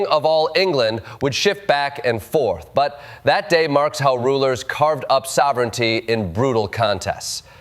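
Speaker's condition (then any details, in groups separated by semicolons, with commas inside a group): No condition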